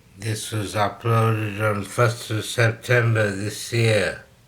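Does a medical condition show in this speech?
Yes: slurred speech from poisoning.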